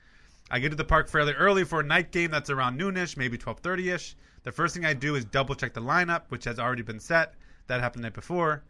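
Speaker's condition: No condition

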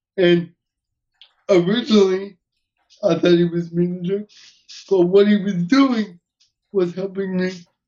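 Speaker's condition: Cerebral palsy; uses wheelchair, hearing intact

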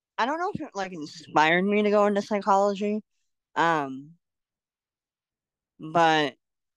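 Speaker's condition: Cleft lip and palate; congenital

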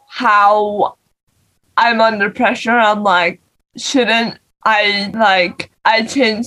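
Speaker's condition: Cerebral palsy; non-progressive

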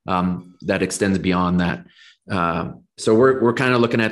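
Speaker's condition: No condition

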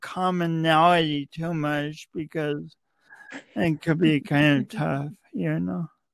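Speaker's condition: Cerebral palsy; speech impediment evident tonight

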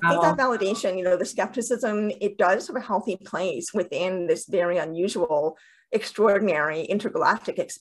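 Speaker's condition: Deafness with cochlear implants

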